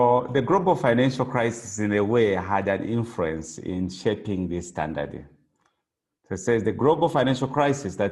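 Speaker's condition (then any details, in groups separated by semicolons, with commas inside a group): No condition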